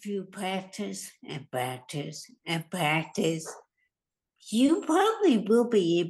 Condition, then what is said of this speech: Stroke. I had no problem putting my thoughts into language. And now I have trouble.